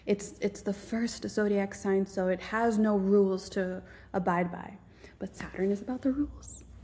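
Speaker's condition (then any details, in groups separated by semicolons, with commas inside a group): No condition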